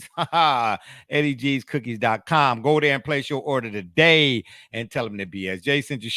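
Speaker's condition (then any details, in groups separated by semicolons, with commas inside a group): No condition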